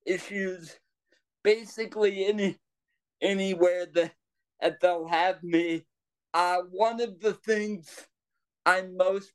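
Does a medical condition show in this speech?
Yes: cerebral palsy; present from birth, brain blood vessel burst acting like stroke, walker when little, power wheelchair since age five, completely non-ambulatory; breathing struggles some days affect speech, voice lags behind thoughts when excited or nervous.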